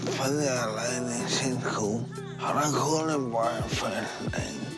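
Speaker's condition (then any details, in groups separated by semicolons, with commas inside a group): Brain injury; severe brain injury, fall from moving vehicle, head run over; 11 years since injury, long rehab; long rehab to regain talking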